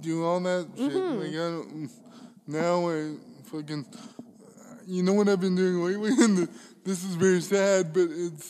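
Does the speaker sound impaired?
Yes: cerebral palsy; arms held in permanent y position.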